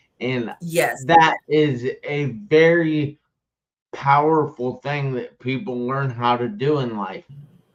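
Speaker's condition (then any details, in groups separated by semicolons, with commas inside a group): Traumatic brain injury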